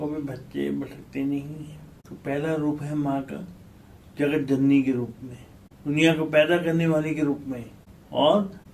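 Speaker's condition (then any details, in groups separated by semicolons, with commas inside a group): Cerebral palsy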